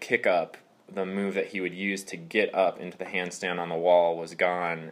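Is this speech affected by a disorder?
No.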